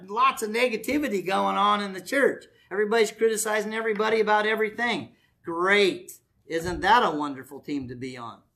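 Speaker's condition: No condition

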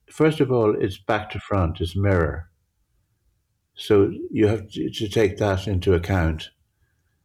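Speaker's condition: Parkinson's; altered visual perception

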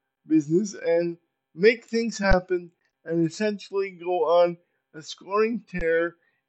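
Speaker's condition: Cerebral palsy; very little fine motor skill

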